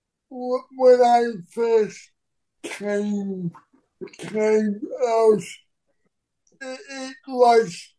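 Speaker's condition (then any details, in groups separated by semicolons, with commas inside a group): Cerebral palsy; wheelchair user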